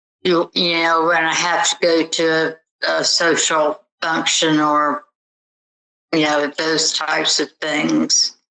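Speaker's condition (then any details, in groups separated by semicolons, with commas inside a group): Tardive dyskinesia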